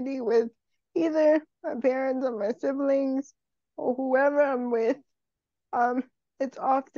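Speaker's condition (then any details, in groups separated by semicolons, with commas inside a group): Cerebral palsy; cerebral palsy, uses wheelchair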